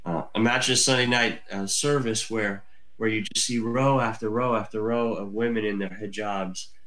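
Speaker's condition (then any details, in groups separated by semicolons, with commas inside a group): Cleft lip and palate; congenital cleft lip and palate, from birth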